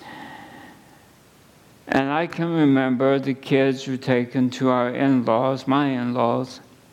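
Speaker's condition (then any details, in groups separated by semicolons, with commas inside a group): ALS; at least a couple of months since diagnosis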